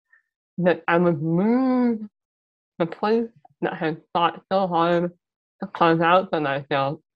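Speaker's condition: Muscular dystrophy; mild speech impairment

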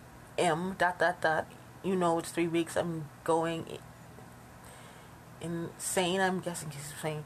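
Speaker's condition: No condition

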